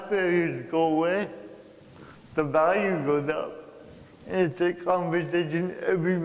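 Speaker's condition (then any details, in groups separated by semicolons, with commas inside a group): Cerebral palsy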